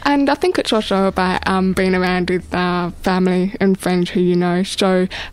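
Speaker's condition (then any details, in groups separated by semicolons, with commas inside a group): Deafness, born deaf; uses spoken English and Auslan (Australian sign language), signing since age 16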